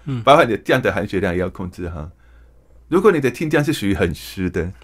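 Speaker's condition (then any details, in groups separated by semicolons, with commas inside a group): Hearing impairment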